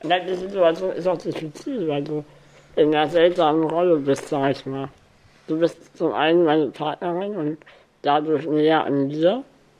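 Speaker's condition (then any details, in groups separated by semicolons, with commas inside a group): Spinal muscular atrophy; neuromuscular disease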